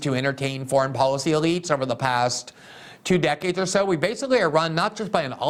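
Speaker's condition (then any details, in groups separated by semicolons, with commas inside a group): No condition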